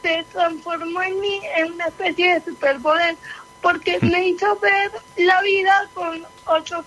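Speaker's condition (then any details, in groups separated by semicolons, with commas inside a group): Cerebral palsy; present from birth, motor only, affects balance and movement, mobility affected since early childhood; reduced ability to speak fluently since early childhood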